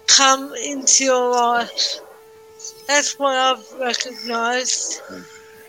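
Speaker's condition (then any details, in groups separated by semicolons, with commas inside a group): Cerebral palsy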